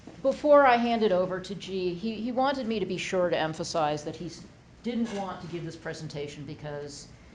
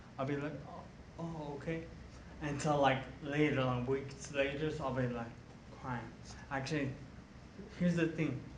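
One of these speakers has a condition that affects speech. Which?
The second: traumatic brain injury; ataxia affecting balance, past powered wheelchair use; walking now; slurs a lot, speaks too fast, worse one-on-one, had speech therapy.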